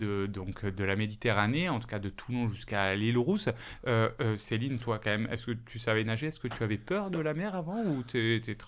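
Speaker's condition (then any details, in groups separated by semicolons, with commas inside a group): No condition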